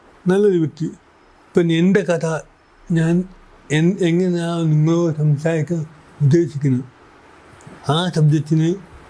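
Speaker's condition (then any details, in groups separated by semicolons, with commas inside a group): Cerebral palsy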